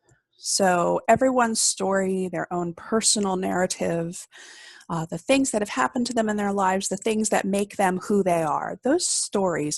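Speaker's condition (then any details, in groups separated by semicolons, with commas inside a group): No condition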